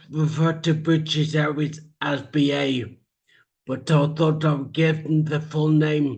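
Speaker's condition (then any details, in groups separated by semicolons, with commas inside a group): Traumatic brain injury; speech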